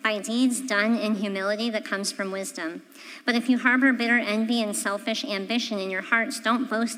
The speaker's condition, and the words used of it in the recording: Cleft palate. Well, half of mine go through my nose, hence why I sound different.